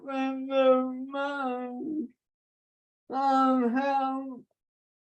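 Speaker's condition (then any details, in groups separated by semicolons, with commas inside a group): Traumatic brain injury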